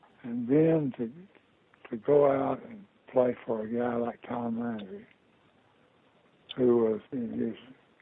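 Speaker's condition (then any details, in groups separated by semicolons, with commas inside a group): Parkinson's disease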